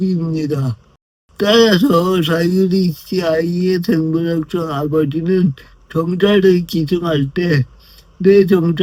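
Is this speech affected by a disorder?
Yes: brain lesion disability.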